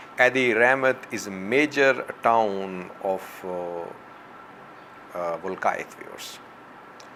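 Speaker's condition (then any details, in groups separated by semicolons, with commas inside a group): No condition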